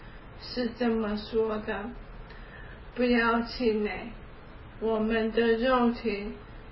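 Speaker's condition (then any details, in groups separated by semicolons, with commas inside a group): ALS; onset about three years ago, hand muscle atrophy starting right hand, left hand over a year later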